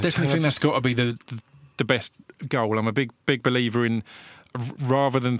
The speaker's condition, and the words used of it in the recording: Stuttering. Yeah, in that, as in general, it's the first word or the first start of it that's the bit that's hard to.